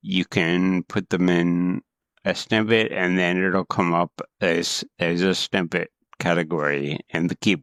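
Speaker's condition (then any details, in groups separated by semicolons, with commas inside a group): Cerebral palsy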